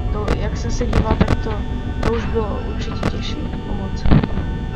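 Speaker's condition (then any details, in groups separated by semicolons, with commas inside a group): No condition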